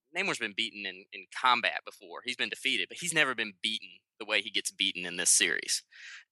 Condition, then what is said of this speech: None; typical speech.